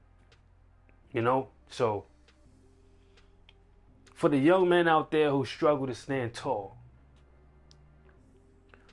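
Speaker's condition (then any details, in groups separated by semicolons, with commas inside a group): No condition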